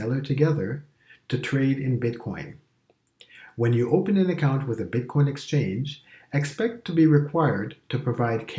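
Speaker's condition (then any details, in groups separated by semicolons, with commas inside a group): No condition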